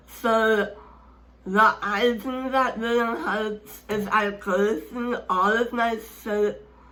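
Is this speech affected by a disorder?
Yes: speech impairment; hard to understand.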